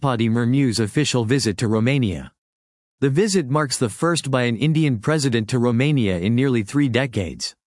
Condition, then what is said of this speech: No condition.